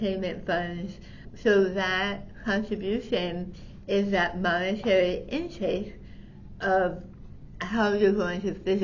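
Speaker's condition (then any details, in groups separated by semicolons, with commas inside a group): Tongue cancer surgery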